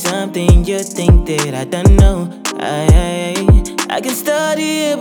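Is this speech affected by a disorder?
No.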